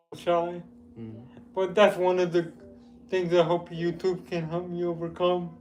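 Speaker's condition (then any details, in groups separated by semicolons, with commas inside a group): Cerebral palsy; with developmental delay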